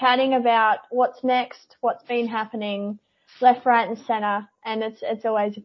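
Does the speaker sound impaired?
Yes: cleft palate; palate not closing correctly before revision, now projects with ease, more singing control.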